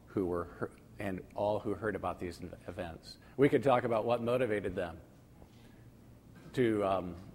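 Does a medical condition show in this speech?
No.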